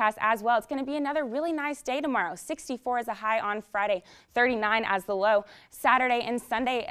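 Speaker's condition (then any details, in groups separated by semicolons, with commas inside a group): No condition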